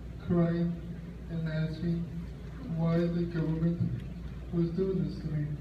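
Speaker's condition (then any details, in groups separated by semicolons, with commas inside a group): Speech difficulty after accident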